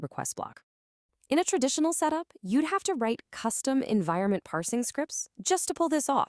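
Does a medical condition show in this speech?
No.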